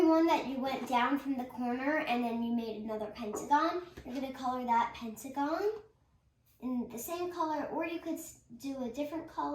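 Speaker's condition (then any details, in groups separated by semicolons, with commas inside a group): No condition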